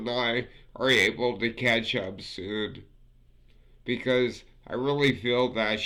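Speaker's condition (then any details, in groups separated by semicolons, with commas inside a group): Multiple sclerosis; affects fingers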